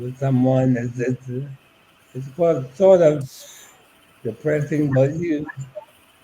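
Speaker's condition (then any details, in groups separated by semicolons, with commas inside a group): ALS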